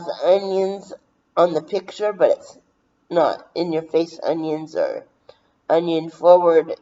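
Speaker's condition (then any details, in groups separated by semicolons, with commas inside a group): Brain injury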